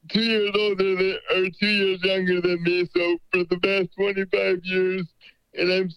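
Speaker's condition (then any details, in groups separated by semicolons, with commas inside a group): Cerebral palsy; limited wheelchair mobility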